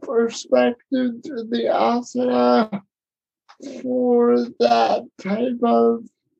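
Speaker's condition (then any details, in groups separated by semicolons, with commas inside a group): Cerebral palsy; adaptive yoga with breath work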